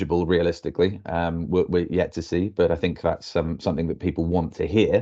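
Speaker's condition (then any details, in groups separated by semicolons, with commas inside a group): No condition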